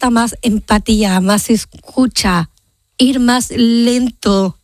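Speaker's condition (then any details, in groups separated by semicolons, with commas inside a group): Down syndrome; genetic condition, present from birth; 30 years old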